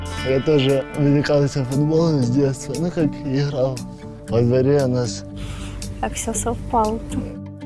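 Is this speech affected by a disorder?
Yes: cerebral palsy.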